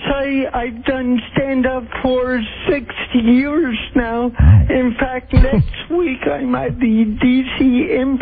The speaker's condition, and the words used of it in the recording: Cerebral palsy. The thing that's getting me is this sounds like every guy that's ever called us and tried to pretend that he has CP.